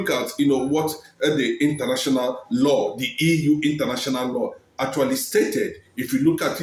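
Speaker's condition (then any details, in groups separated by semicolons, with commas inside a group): No condition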